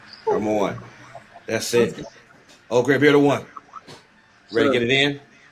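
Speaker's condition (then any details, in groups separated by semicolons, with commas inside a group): No condition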